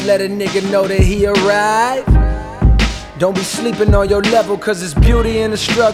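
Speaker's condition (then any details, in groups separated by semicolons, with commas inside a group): No condition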